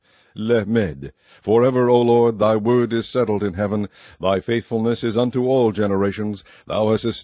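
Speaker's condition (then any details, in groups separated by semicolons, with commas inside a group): No condition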